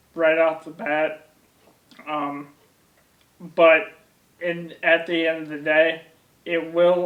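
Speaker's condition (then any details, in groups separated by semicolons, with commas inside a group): ALS; onset in legs, then arms, then core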